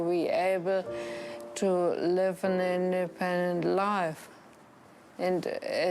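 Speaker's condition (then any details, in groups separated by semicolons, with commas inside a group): Severe traumatic brain injury; right-sided ataxia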